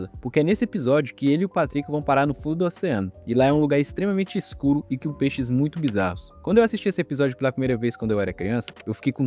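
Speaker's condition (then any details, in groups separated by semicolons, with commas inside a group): No condition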